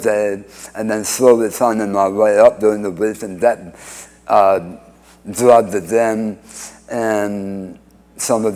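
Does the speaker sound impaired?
Yes: speech impediment after cancer surgery; speech impediment from reconstructed tongue tied to mouth floor, no speech with tracheostomy after surgery.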